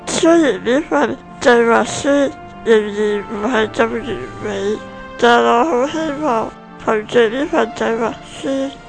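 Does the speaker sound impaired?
Yes: spinal muscular atrophy; Type 1, most severe form, diagnosed a few years after birth, progressive loss of movement; writes with two usable fingers, needs mother's help to drink water, not yet on new drug.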